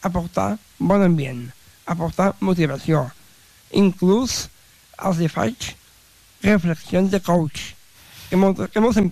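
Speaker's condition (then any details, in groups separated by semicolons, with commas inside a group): Down syndrome; describes self as very talkative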